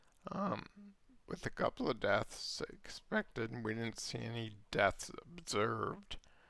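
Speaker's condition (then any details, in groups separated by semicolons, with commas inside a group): Multiple sclerosis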